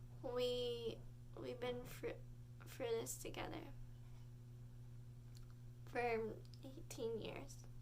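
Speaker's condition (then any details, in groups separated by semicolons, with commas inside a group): Cerebral palsy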